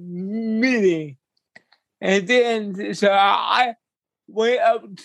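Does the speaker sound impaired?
Yes: cerebral palsy; cerebral palsy since childhood, slower movement, uses a wheelchair; speech impediment, talks slower, speech noticeable to listeners on phone.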